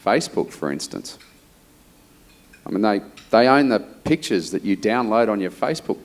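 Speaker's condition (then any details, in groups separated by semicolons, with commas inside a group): No condition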